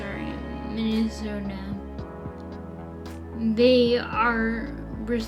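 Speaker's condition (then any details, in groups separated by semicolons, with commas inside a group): Friedreich's ataxia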